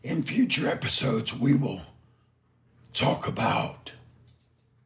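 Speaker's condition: Partial laryngectomy; laryngeal cancer, emergency half voice box removal, tracheostomy tube

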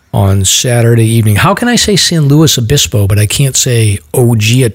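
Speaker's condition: No condition

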